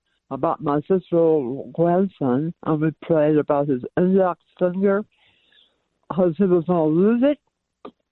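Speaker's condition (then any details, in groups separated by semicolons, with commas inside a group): Trouble speaking; self-reported trouble speaking, asks host to bear with slow speech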